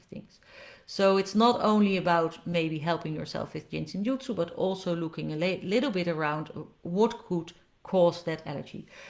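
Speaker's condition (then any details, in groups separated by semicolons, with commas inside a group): No condition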